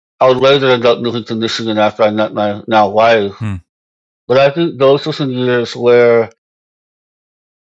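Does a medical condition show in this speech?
Yes: Moebius syndrome; congenital.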